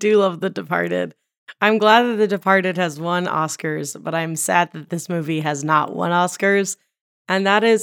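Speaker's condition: No condition

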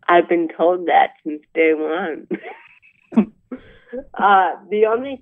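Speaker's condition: Cerebral palsy; about 63 years old

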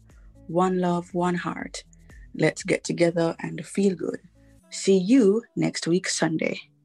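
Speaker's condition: No condition

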